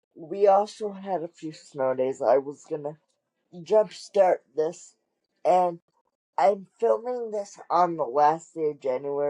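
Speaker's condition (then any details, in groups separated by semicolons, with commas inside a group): Cerebral palsy; wheelchair user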